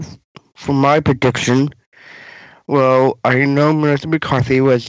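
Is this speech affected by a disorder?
Yes: Down syndrome.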